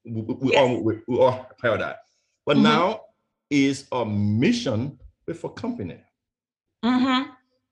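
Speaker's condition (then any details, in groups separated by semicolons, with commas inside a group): Stuttering; stutter first noticed by mother at age 8, lifelong; fear of speaking in high school, tried to skip own valedictorian graduation speech; repeated sounds, prolonged sounds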